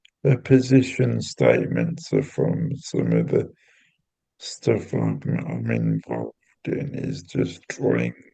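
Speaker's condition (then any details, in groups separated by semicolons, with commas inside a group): Cerebral palsy; intrathecal baclofen pump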